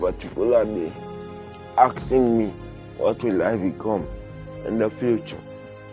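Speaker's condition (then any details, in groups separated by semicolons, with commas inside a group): Cerebral palsy; limits movement and coordination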